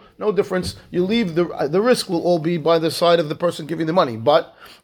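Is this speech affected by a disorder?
No.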